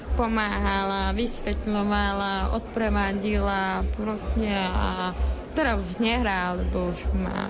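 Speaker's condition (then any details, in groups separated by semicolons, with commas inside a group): Deafness; born hearing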